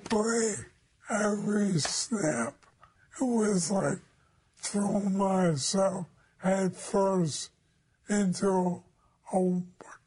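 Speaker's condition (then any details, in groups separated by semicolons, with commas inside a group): ALS; onset about age 52 with hand weakness, slower form, head trauma suspected cause, diagnosed Mount Sinai Hospital; body starting to fail, Dr. Merit Sukovich's treatment slows progression by third, types book with thumbs; voice has lost its timbre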